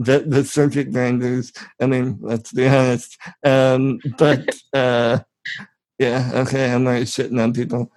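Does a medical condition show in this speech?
Yes: spinal muscular atrophy; genetic, from birth.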